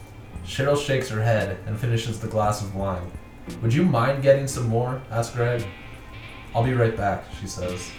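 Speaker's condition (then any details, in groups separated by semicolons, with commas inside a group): No condition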